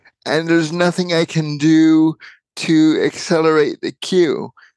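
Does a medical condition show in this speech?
Yes: cerebral palsy.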